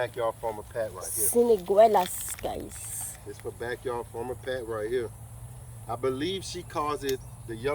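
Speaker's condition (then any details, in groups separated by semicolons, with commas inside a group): No condition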